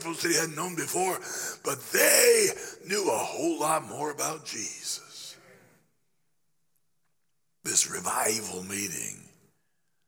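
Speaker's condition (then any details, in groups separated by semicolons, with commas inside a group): Laryngeal cancer after radiation; still affected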